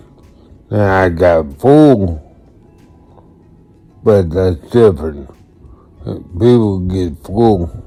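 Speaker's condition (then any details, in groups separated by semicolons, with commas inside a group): Multiple sclerosis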